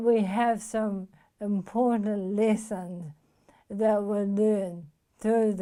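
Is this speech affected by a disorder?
Yes: motor neuron disease.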